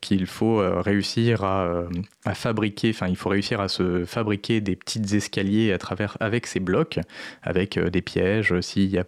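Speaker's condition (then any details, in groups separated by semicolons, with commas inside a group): No condition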